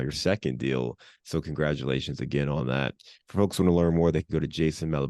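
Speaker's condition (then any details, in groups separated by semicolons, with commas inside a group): No condition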